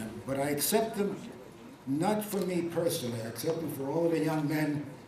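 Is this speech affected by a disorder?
No.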